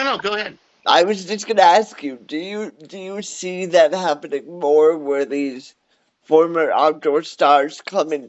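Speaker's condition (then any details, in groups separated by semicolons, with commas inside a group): Cerebral palsy; cerebral palsy, wheelchair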